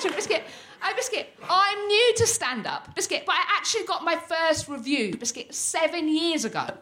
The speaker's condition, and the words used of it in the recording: Tourette syndrome. That means I make movements and noises I can't